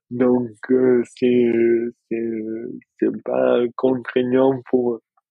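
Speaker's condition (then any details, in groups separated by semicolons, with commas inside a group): Dystonia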